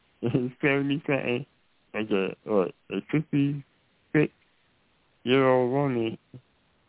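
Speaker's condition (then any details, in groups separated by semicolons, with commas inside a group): Muscular dystrophy; progressive muscle weakness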